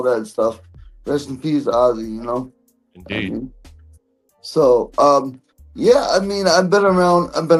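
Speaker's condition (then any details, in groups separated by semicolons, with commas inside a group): Cerebral palsy; present from birth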